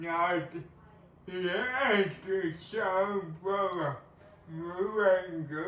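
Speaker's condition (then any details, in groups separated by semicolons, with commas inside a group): Cerebral palsy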